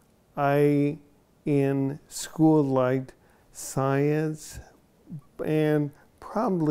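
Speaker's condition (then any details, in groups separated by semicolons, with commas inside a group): ALS; onset in one foot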